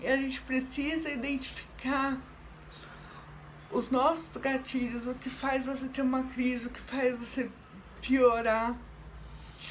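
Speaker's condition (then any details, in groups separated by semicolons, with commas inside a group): Cerebral palsy; right hemiparesis with dystonia, oxygen lack after birth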